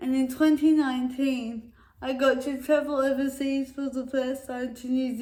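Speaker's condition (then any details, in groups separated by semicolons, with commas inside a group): Cerebral palsy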